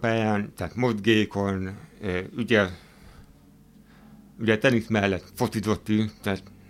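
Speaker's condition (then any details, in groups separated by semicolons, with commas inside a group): Hard of hearing; hearing aid use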